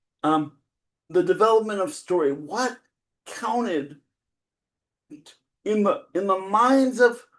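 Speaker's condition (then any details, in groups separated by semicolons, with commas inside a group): Cerebral palsy; spastic type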